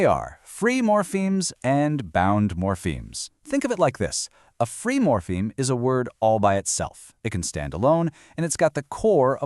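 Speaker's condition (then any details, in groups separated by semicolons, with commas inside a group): No condition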